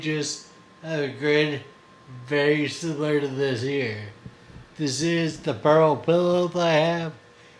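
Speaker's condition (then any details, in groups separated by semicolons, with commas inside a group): Friedreich's ataxia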